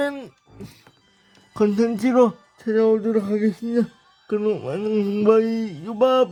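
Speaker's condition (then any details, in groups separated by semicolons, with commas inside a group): Brain lesion disability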